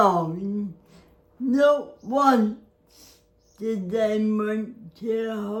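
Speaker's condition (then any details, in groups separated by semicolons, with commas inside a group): Cerebral palsy; spastic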